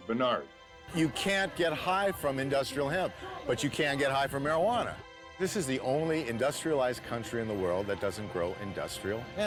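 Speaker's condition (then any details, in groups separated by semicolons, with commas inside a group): No condition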